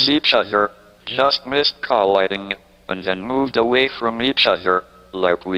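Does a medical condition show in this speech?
Yes: ALS, through a speech-generating device.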